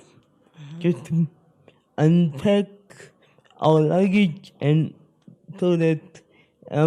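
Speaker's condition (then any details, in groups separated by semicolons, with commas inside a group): Spastic cerebral palsy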